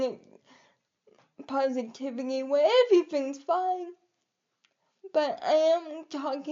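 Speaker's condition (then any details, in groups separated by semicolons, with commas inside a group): Cerebral palsy; quadriplegic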